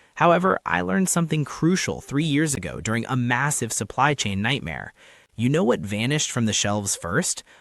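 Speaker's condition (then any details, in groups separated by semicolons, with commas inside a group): No condition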